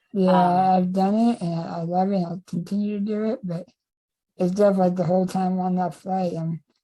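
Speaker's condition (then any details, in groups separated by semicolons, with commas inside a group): Spinal muscular atrophy type 2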